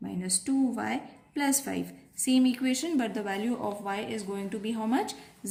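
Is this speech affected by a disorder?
No.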